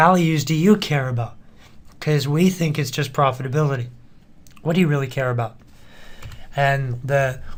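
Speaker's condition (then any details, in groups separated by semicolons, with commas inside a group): No condition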